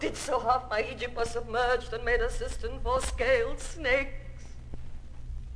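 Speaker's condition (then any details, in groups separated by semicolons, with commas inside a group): No condition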